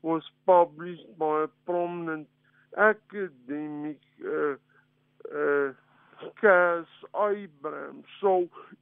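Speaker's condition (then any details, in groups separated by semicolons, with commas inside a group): Cerebral palsy; affects speed of communication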